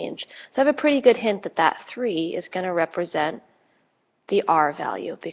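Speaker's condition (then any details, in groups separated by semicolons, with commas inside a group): No condition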